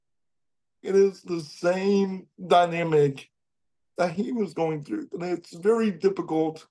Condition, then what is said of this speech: Cerebral palsy. It kind of helped, kind of messes my speech just a ... form.